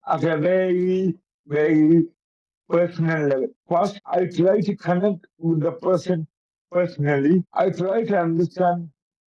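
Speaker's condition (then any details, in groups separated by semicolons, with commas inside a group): Cerebral palsy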